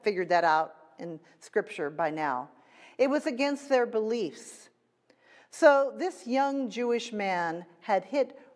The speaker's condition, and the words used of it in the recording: No condition.